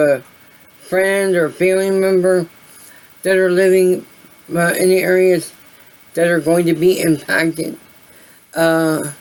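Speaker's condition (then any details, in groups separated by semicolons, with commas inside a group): Cerebral palsy; voice sound affected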